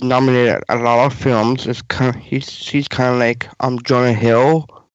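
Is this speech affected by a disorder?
Yes: Down syndrome.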